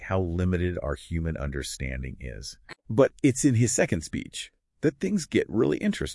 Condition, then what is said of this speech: None; typical speech.